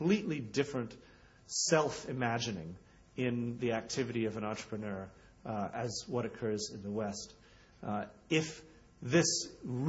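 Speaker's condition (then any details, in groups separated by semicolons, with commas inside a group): No condition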